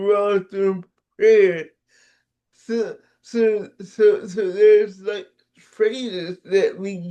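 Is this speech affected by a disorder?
Yes: cerebral palsy.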